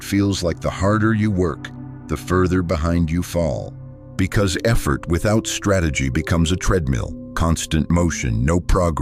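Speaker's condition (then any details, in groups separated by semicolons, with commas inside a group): No condition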